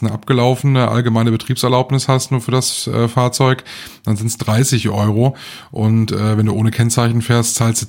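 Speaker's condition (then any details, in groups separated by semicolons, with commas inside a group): No condition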